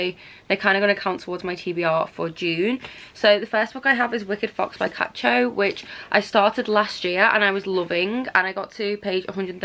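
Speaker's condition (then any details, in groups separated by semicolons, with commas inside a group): No condition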